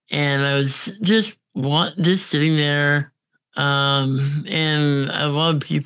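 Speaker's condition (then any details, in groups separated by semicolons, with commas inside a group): Congenital muscular dystrophy; goes downtown on own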